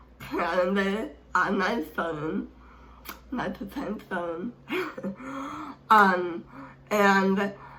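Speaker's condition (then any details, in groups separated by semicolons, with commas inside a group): Speech impairment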